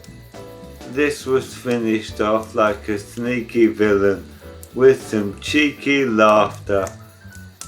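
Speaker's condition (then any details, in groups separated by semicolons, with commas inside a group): ALS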